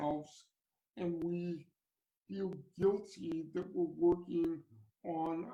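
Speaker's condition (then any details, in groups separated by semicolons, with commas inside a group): Cerebral palsy; from birth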